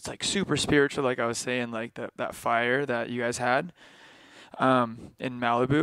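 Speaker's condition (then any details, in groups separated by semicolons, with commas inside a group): No condition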